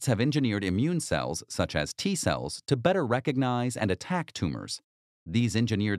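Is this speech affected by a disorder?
No.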